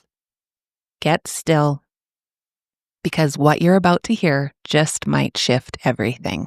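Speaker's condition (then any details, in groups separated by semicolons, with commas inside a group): No condition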